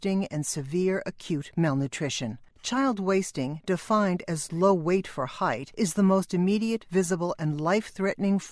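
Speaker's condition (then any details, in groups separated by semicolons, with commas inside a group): No condition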